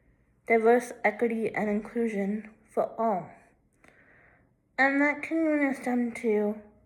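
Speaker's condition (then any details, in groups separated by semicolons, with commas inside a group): Cerebral palsy, left hemiplegia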